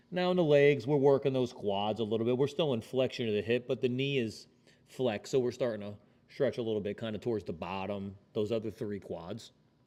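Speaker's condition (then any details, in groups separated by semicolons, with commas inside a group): No condition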